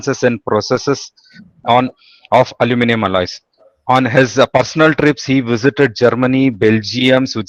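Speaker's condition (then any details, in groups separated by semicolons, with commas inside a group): No condition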